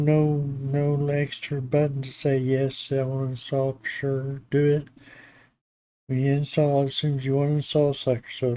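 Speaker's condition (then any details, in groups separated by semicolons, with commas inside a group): Parkinson's disease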